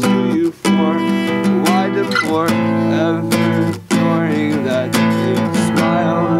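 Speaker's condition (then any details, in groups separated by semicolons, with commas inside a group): No condition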